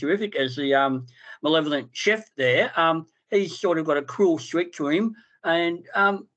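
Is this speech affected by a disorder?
Yes: cleft palate and lip; congenital, 14 years in and out of Royal Children's Hospital, plastic surgery, dental work; speech therapy in childhood at Royal Children's Hospital.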